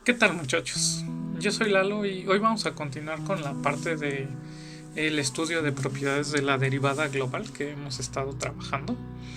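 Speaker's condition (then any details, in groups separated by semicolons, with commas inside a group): No condition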